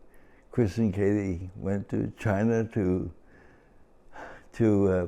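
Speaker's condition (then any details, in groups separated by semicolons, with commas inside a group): Cerebral palsy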